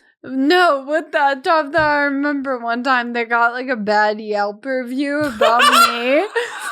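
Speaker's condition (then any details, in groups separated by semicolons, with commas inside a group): Friedreich's ataxia; genetic progressive, from birth, affects walking and speech; about 10 years since diagnosis, uses wheelchair, no treatment; slurred speech, sounds drunk, still understood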